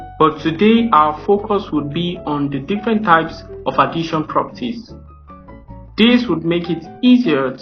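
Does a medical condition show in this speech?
No.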